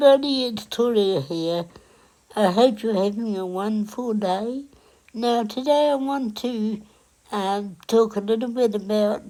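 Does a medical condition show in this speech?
Yes: cerebral palsy; onset at 8 days old.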